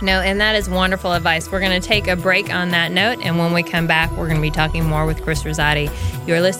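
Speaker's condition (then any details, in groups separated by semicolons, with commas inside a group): No condition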